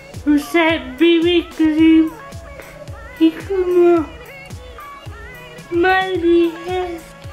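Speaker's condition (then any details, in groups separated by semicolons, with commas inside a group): Cerebral palsy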